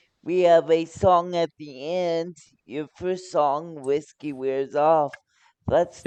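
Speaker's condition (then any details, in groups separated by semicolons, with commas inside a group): Cerebral palsy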